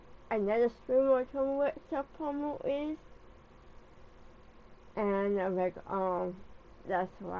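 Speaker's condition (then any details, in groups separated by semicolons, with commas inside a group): Cerebral palsy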